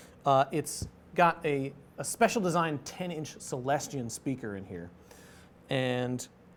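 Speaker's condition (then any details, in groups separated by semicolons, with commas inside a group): No condition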